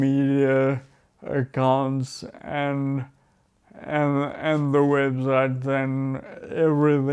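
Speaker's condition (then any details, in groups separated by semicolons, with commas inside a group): Friedreich's ataxia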